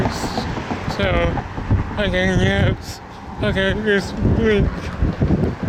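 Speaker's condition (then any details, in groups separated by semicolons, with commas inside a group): Cerebral palsy; speech disability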